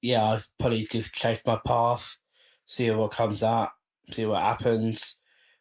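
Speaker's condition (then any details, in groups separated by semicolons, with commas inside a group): Down syndrome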